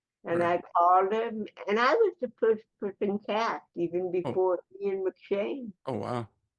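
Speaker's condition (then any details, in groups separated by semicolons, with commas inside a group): Cerebral palsy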